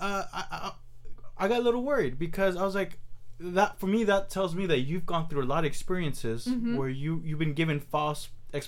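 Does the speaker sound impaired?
No.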